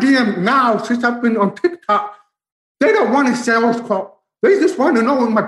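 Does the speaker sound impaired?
Yes: profound deafness, bilateral, from spinal meningitis; both ears, onset about 18 months old, spinal meningitis destroyed auditory nerve.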